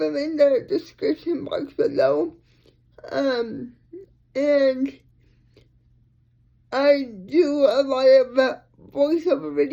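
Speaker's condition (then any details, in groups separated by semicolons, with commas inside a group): Cerebral palsy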